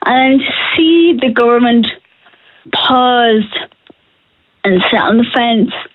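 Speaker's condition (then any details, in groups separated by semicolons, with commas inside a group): Friedreich's ataxia; diagnosed age 13, progressive, full-time wheelchair user about 10 years, reduced hand dexterity; age 30, about 17 years since diagnosis, considerable progression, fatigue, reduced hearing, not yet on Skyclarys; speech getting slower and more slurred over time, speaking a major struggle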